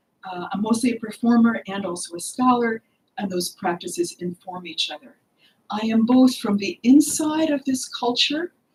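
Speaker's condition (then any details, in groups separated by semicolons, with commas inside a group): No condition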